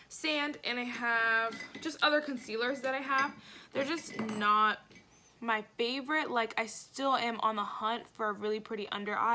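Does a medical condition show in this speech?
No.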